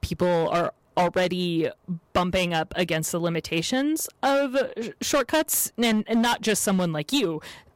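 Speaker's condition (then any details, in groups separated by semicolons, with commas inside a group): Stammering; pretty prominent stammer; stammers a lot, mixes up words a lot, often had to repeat self to echo, HomePod works better; repeated sounds, prolonged sounds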